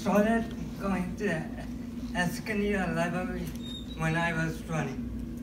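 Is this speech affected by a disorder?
Yes: cerebral palsy.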